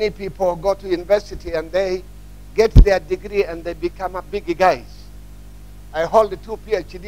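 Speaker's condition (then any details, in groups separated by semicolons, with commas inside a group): No condition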